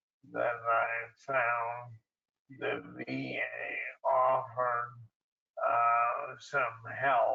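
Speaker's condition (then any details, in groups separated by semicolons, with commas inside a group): ALS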